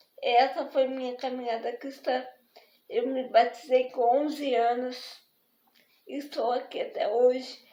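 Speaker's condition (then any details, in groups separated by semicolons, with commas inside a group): Spastic diplegic cerebral palsy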